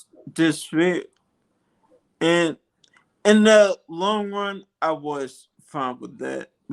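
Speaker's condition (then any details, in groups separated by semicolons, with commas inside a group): Multiple sclerosis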